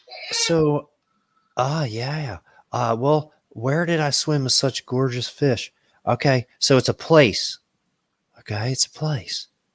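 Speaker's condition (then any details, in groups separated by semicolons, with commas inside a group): No condition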